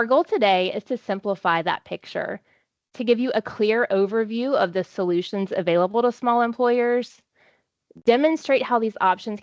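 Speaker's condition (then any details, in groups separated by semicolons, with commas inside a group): No condition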